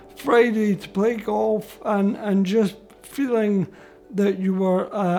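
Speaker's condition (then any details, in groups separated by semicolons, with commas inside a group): Motor neurone disease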